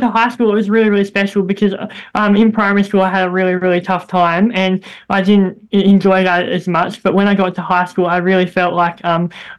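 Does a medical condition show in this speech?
Yes: bilateral cleft lip and palate; congenital, first operation at 3 months, many operations, braces before hip-to-mouth bone graft, throat operation, lifelong speech therapy; speech greatly improved after years of speech therapy; as child hard to understand, squeaky, very airy, nasal voice, speech hindered drama.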